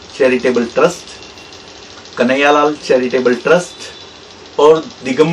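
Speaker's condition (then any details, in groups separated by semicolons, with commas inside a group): No condition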